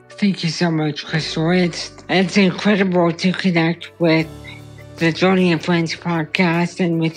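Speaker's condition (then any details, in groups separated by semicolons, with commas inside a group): Brain stem tumor; childhood onset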